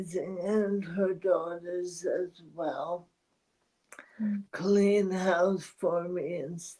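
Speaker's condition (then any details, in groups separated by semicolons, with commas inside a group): ALS; voice strains with talking, needs voice rest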